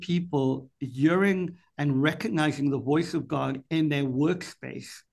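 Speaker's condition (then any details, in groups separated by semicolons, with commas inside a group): Cleft palate; congenital cleft palate, speech and hearing impaired since birth, difficult childhood development; speech and hearing both still impaired; speech impediment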